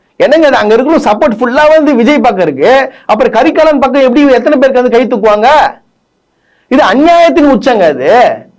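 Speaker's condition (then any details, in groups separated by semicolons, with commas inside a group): No condition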